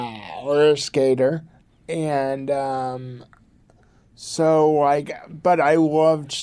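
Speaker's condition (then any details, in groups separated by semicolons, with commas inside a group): Cerebral palsy; from birth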